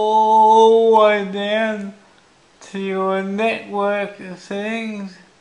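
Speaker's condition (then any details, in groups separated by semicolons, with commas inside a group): Cerebral palsy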